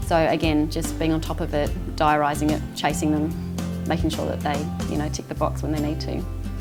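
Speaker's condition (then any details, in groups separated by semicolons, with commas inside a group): No condition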